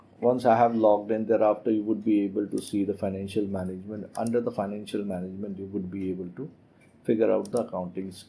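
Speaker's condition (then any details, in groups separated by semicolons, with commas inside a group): No condition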